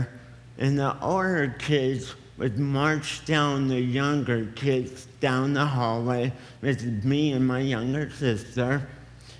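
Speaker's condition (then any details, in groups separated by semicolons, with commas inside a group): Cerebral palsy; affects speech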